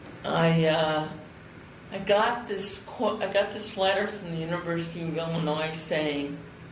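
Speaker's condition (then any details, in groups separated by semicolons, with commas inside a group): Cerebral palsy; from birth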